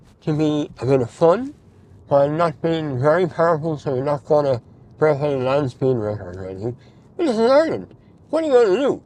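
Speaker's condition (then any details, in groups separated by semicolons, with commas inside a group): Mouth cancer surgery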